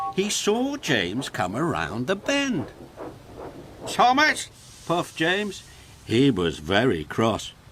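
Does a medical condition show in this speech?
No.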